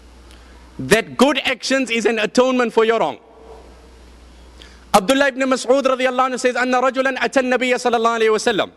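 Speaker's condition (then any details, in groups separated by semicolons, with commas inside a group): No condition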